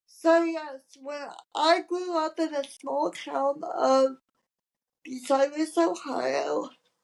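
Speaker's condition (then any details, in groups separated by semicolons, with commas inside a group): Cerebral palsy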